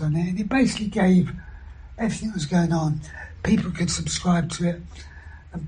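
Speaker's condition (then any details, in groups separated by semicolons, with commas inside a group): Throat cancer surgery, vocal injections; cancerous neck tumour, operations at Guy's, radiotherapy, one vocal cord half paralysed, deaf one ear, BAHA hearing aid; years after treatment, three vocal cord injections, swallow disorder, chokes on food; whispered after surgery, two or three words per breath, injections now allow full sentences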